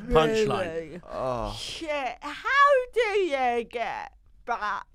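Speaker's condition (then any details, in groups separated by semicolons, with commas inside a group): Cerebral palsy; ataxic form, from birth, birth oxygen loss, drags one foot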